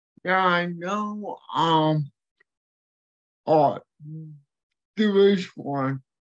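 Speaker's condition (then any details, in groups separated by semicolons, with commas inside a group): Cerebral palsy; hearing impaired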